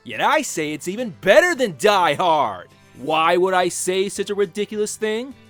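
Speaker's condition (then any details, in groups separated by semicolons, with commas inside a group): No condition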